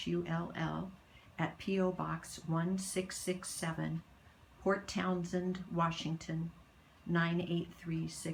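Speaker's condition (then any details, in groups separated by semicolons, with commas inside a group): No condition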